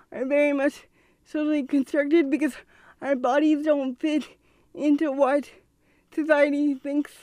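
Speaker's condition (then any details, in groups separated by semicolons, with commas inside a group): Cerebral palsy; from birth; wheelchair user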